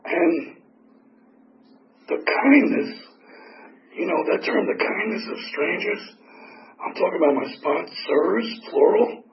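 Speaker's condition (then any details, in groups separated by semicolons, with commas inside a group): Tracheotomy; tracheotomy for 4 years, 8 surgeries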